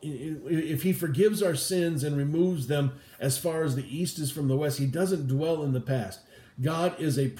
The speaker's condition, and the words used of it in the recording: None; typical speech.